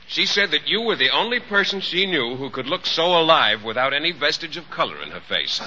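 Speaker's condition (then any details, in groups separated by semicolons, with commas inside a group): No condition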